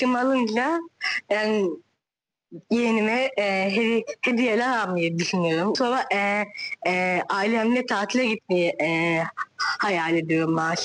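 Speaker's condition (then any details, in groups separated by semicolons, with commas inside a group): Down syndrome; 33-year-old woman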